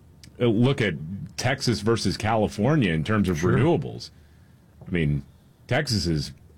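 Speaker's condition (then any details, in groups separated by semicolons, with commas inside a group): No condition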